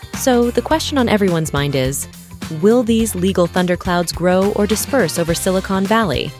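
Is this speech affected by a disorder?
No.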